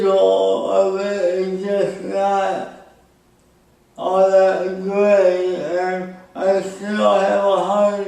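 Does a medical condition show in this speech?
Yes: speech impairment after birth surgery.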